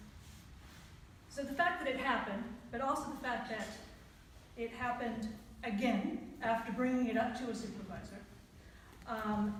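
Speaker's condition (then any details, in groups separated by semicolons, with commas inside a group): No condition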